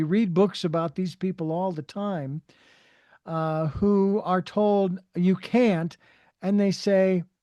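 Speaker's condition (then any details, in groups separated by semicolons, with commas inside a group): No condition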